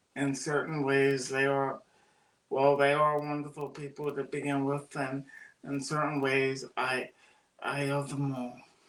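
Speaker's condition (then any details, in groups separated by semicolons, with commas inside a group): Cerebral palsy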